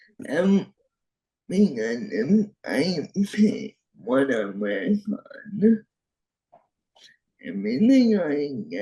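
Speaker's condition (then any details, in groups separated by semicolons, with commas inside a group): Friedreich's ataxia; neuromuscular condition; can no longer type; speech impairment, worsened over time, briefly used speech software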